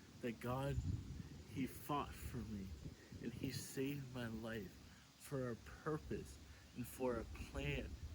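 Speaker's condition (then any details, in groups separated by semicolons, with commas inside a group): Cerebral palsy; since birth, affects balance, hand coordination; mild, not apparent to most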